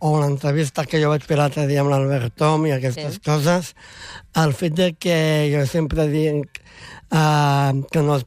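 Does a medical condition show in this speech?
Yes: Down syndrome; congenital, present from birth, extra chromosome.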